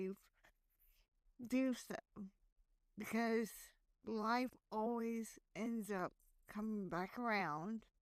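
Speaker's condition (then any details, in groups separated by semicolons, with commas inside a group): Hemiplegic cerebral palsy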